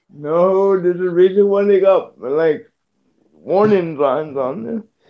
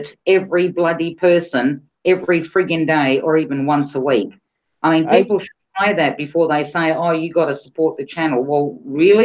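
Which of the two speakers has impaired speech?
The first: cerebral palsy.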